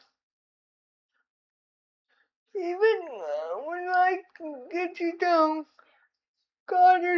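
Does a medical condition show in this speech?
Yes: cerebral palsy.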